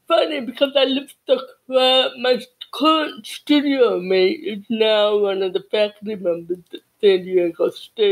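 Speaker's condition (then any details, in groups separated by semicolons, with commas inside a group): Cerebral palsy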